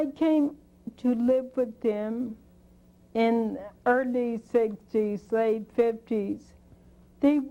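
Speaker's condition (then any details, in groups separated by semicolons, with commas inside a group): Spinocerebellar degeneration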